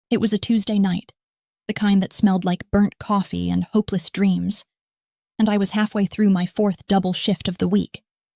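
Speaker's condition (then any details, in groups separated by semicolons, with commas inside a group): No condition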